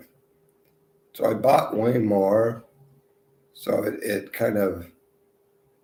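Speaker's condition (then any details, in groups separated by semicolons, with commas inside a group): Multiple sclerosis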